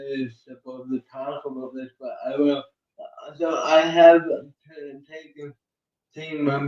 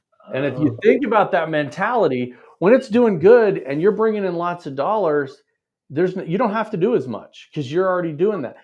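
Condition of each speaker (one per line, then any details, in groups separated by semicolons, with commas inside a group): Cerebral palsy; uses one hand
No condition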